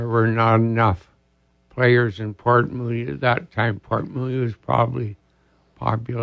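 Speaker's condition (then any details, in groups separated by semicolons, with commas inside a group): ALS; diagnosed about two years ago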